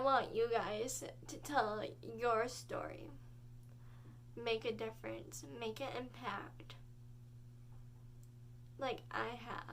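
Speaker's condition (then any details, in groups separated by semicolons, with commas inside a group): Cerebral palsy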